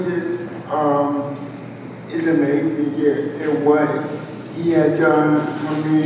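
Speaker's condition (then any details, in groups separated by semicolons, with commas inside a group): Cerebral palsy; spastic quadriplegic, all four limbs, wheelchair, past surgeries; voice not always strong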